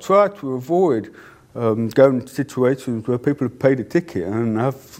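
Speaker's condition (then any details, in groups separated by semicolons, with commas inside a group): Deafness; cannot hear own voice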